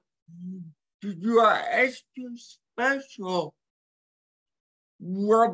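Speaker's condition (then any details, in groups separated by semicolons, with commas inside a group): Cerebral palsy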